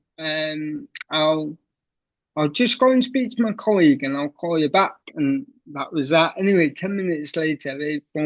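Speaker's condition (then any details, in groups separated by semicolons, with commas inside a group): Cerebral palsy; wheelchair since age six, childhood surgery; tight painful hip flexors after recent surgery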